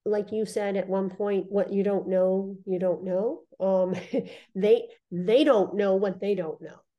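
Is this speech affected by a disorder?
Yes: cleft lip and palate; congenital, surgeries from birth to age 5 including ears, first reconstructive surgery at 17, mouthpiece before; spoke funny and whistled before reconstruction at 17.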